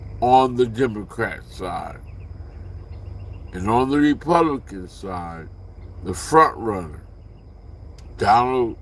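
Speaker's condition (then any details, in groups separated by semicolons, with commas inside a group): Slurred speech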